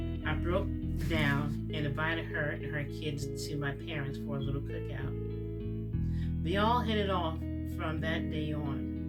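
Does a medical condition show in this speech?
No.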